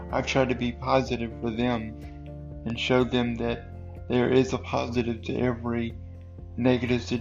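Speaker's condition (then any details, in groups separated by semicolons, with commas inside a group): Cerebral palsy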